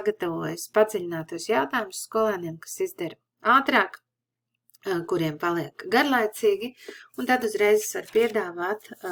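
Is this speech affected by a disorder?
No.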